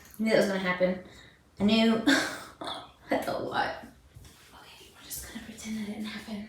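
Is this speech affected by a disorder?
No.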